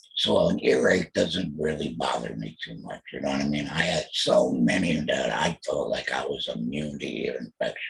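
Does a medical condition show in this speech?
Yes: total laryngectomy.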